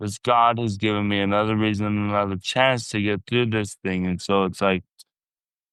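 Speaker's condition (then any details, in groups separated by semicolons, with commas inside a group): Traumatic brain injury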